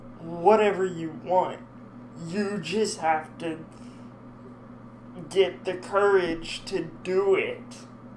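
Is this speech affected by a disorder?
Yes: cerebral palsy; speech sometimes affected.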